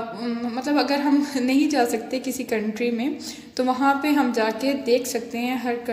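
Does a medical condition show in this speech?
No.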